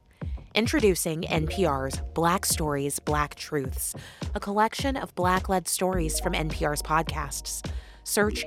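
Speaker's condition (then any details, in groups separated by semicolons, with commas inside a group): No condition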